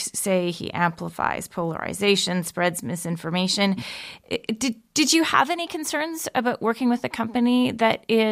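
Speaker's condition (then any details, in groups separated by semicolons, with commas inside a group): No condition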